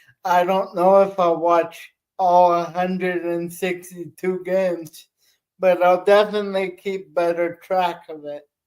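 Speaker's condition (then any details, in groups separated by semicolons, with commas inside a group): Cerebral palsy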